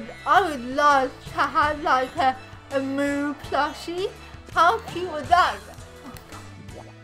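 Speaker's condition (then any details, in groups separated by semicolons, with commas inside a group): Cerebral palsy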